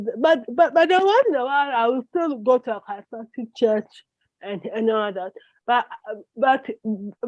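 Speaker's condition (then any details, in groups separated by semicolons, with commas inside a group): Cerebral palsy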